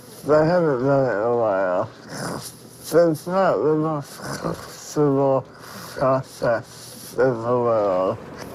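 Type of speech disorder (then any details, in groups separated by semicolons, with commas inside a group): Dysarthria; spinal muscular atrophy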